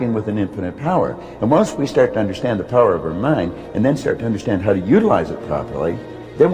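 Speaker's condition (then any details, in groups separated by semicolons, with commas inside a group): No condition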